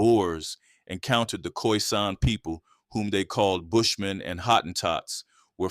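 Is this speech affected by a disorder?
No.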